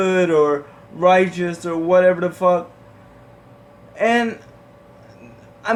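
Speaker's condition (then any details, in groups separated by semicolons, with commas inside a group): Cerebral palsy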